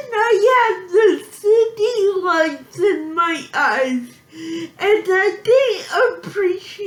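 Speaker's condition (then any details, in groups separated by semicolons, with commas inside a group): Physical speech impairment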